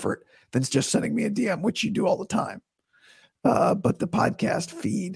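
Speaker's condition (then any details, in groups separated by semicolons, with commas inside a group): Vocal cord surgery recovery; best in two weeks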